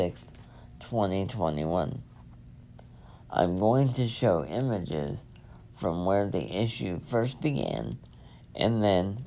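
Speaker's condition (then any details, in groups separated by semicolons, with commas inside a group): Spastic diplegia cerebral palsy; uses wheelchair, recent knee surgery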